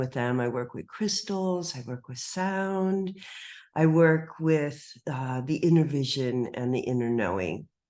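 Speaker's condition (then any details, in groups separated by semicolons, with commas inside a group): No condition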